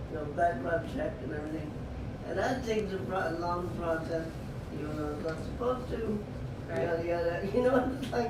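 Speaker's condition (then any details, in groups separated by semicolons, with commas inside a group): Cerebral palsy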